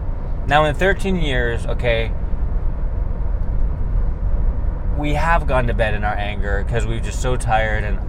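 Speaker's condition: No condition

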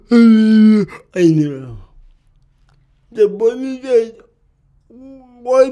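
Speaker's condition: Cerebral palsy; speech can be hard sometimes

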